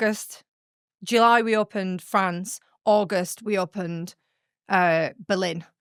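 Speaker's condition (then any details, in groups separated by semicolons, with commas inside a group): No condition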